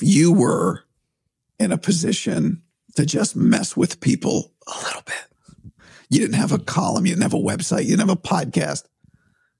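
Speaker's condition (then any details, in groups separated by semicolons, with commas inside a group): Vocal cord surgery; recovering after recent vocal cord surgery, voice temporarily compromised, not yet back to full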